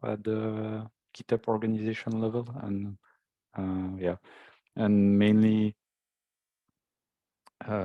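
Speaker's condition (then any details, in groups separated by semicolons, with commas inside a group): No condition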